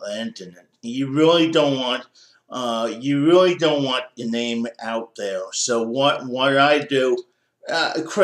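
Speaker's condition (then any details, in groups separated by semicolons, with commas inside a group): Cerebral palsy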